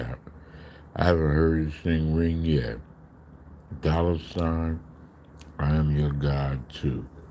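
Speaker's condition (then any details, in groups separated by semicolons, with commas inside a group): Slurred speech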